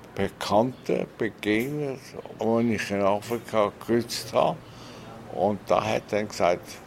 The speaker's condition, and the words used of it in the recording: Stroke. Darum redet er auch manchmal ein bisschen langsam.